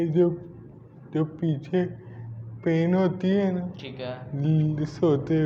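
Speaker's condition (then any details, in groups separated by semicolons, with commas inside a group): Multiple sclerosis; long rehabilitation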